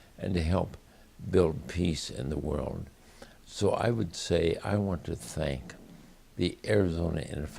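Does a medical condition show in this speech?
Yes: ALS.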